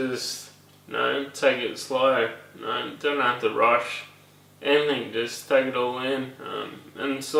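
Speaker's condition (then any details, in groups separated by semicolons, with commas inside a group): Brain injury; caused by accident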